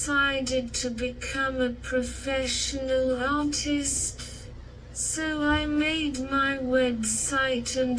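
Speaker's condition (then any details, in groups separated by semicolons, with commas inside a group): Cerebral palsy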